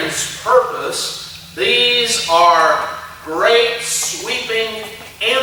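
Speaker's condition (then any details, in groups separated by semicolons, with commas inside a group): No condition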